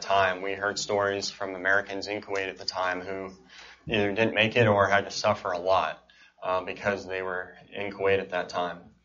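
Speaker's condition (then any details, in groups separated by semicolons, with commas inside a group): Cleft palate and cleft lip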